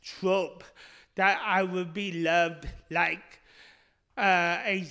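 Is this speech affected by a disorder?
Yes: speech impediment; speech impediment since childhood.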